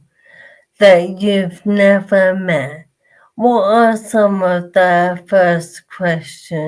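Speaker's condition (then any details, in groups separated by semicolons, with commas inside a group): Motor neurone disease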